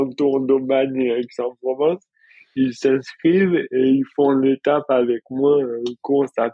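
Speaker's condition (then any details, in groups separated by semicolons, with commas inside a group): Dystonia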